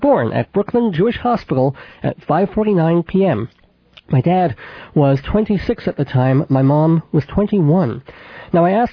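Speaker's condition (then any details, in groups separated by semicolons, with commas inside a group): Cleft palate with lisp; back of throat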